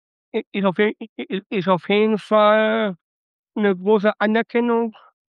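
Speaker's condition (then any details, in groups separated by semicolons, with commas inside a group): Down syndrome (trisomy 21); noticed on ultrasound two days before caesarean birth, St. Vinzenz Krankenhaus Datteln, Frühförderstelle; 26 years old, some limitations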